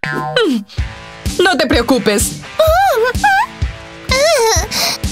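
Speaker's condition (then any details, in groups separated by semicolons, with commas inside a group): No condition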